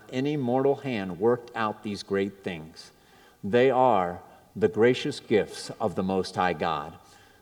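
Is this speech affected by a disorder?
No.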